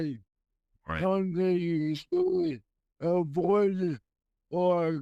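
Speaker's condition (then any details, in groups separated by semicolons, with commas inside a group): Multiple sclerosis; left side badly affected, esophagus affected; power chair, on disease-modifying infusion, home physical therapy; speech affected, much improved from barely speaking, solids hard to swallow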